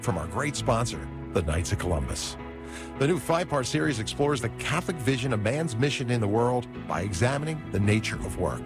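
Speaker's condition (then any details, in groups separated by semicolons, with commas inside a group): No condition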